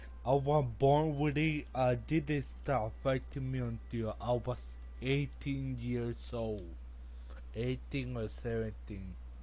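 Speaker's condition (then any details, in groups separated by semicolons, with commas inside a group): Friedreich's ataxia; genetic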